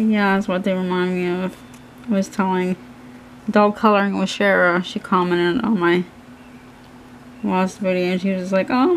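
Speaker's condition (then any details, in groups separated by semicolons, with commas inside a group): Cerebral palsy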